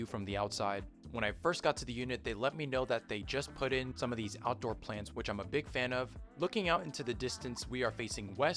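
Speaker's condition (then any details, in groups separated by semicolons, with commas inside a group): No condition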